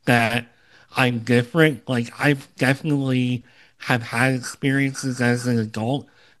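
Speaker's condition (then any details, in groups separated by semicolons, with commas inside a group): Cleft lip and palate, Opitz G/BBB syndrome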